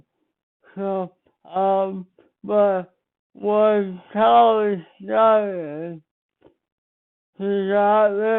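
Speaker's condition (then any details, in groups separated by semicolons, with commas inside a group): Speech impairment after birth surgery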